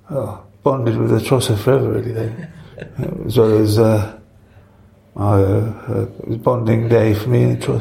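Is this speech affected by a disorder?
Yes: Parkinson's; Parkinson's diagnosed early 2000s, about 5 years after restaurant opened, pioneering surgery, two brain wires, implanted battery; Parkinson's affects speech, rare audio interview.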